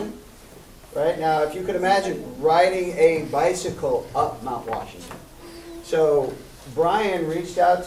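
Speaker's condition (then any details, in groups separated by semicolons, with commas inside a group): No condition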